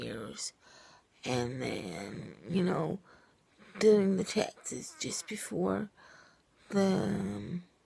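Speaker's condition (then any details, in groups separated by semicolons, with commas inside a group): Cerebral palsy, triplegia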